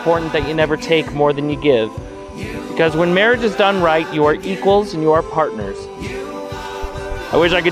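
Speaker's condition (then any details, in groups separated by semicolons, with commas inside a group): No condition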